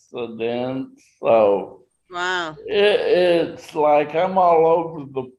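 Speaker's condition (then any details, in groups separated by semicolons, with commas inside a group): Traumatic brain injury; 39 years since injury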